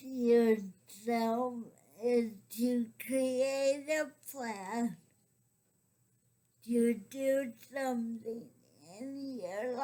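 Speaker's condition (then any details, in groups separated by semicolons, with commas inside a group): Cerebral palsy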